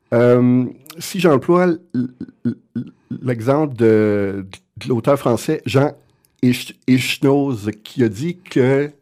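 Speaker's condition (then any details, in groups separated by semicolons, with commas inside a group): Stuttering; lifelong stuttering, genetic component; often cannot get words out, a wall to get through each time speaking; repeated sounds, prolonged sounds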